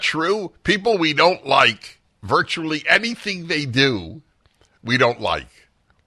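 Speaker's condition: No condition

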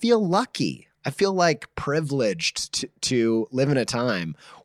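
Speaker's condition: No condition

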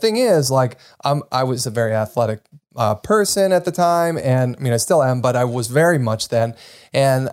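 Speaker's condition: No condition

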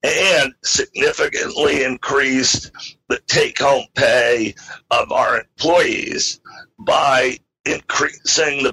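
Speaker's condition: Spasmodic dysphonia; at onset trouble speaking

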